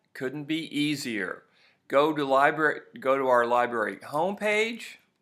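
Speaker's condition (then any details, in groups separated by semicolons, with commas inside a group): No condition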